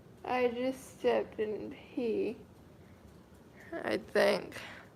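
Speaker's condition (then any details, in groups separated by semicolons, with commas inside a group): Cerebral palsy, mild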